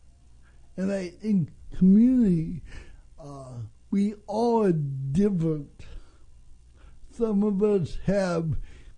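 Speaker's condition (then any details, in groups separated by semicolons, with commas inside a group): Cerebral palsy; congenital, since birth, early childhood IQ in low 60s, labelled mildly mentally disabled; eight years special placement therapy: walking, speaking, dressing; distinctive speech, jokingly called North Dakota accent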